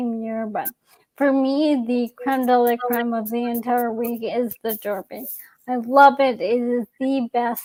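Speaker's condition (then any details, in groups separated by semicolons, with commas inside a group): ALS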